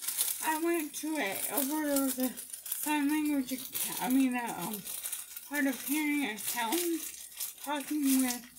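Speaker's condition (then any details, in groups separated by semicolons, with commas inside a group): Brain injury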